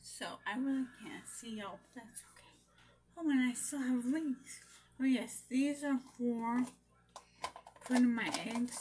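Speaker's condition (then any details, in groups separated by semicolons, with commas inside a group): Brain injury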